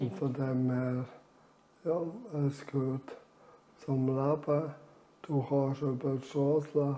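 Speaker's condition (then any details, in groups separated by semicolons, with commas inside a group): Amyotrophic lateral sclerosis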